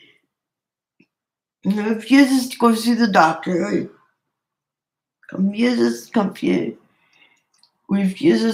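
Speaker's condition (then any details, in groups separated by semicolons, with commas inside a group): Cerebral palsy; scoliosis, cannot sit up straight, never walked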